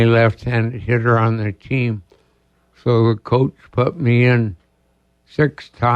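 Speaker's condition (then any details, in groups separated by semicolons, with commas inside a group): ALS; diagnosed about two years ago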